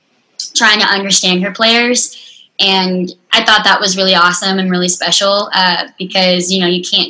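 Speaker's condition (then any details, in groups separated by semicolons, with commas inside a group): Unilateral cleft lip and palate; severe, congenital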